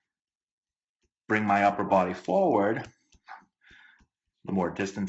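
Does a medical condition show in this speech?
No.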